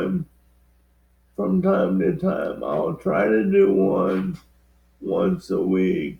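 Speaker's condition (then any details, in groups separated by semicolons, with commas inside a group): Cerebral palsy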